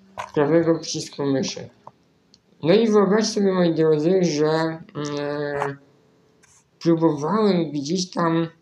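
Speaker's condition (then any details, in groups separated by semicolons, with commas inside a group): Spinal muscular atrophy; right-click via two keys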